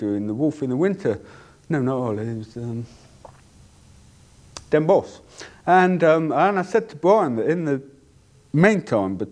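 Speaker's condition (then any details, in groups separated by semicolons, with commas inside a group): Deafness; cannot hear own voice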